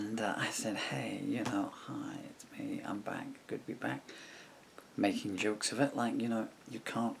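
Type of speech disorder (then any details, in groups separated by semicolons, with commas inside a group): Bulbar dysarthria; progressive bulbar palsy (MND)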